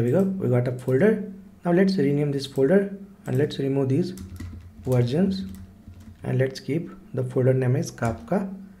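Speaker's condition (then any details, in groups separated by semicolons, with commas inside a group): No condition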